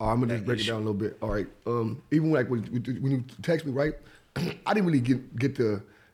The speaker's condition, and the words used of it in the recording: Stuttering. Well, I really stutter. I talk fast.